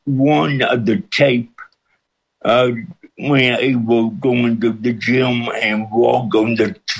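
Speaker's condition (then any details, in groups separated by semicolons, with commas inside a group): Cerebral palsy with speech impediment; speech impediment since birth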